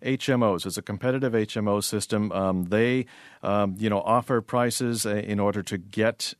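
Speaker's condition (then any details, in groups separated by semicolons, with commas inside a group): No condition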